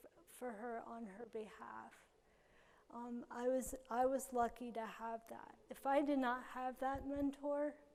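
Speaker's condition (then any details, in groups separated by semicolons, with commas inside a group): Cerebral palsy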